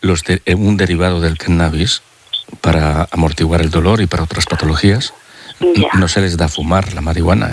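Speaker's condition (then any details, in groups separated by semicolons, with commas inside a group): No condition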